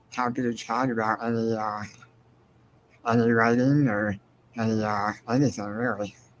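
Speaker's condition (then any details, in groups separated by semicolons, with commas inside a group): Spinal muscular atrophy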